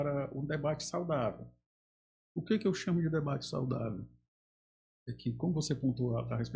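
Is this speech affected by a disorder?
No.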